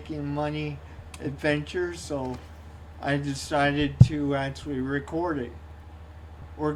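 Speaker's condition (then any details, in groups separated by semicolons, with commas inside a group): Cerebral palsy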